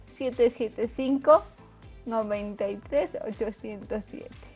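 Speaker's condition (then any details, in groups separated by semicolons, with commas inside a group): Cerebral palsy; from birth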